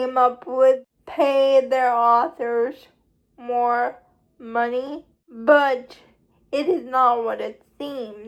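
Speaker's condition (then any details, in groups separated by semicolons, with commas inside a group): Cerebral palsy; uses wheelchair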